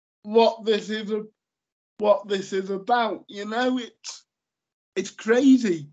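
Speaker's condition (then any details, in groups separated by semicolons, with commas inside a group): Cerebral palsy; lifelong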